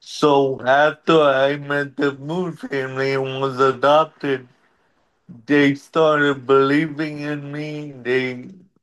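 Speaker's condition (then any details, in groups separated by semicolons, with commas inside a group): Cerebral palsy; wheelchair over the years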